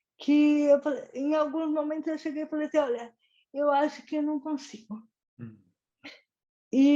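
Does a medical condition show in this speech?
Yes: cerebral palsy.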